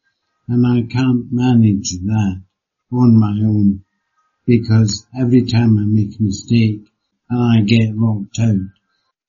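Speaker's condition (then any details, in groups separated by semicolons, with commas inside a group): Parkinson's disease; Parkinson's disease diagnosed 2015, deep brain stimulation 2016, permanent tremor despite it; poor balance, cannot walk without stick, falls if jostled in crowds, computer work affected; tends to slur words, speaks more slowly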